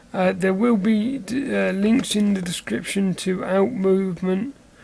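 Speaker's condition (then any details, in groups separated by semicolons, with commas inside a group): Cerebral palsy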